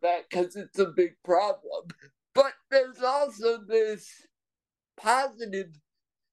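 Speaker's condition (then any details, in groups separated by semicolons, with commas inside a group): Cerebral palsy; trouble with breath control earlier in recording, needs to catch breath at times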